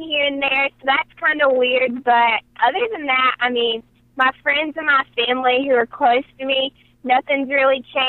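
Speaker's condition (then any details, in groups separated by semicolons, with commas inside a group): No condition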